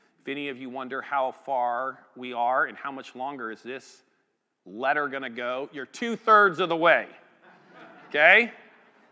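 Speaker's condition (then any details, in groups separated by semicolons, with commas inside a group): No condition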